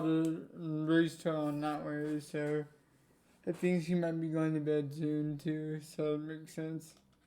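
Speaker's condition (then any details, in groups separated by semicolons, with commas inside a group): Cerebral palsy; affects legs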